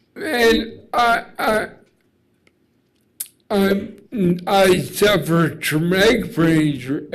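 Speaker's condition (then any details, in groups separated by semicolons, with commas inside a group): Traumatic brain injury; car crash, ejected from vehicle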